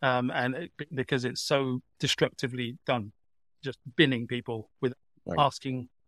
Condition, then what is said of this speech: Stuttering. I felt stupid in prison, but it's the choice I made then as a much heavier stammerer than I am now.